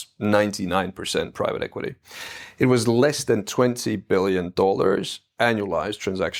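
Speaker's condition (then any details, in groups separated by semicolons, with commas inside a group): No condition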